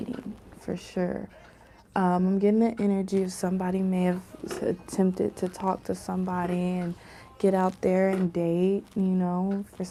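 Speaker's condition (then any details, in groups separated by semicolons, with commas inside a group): No condition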